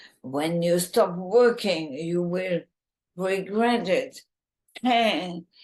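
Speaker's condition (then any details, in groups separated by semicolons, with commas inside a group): ALS, bulbar form, bulbar onset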